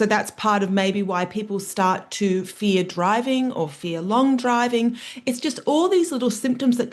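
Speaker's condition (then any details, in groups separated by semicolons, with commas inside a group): No condition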